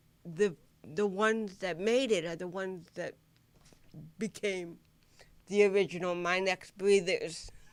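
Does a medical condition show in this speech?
Yes: cerebral palsy; lifelong.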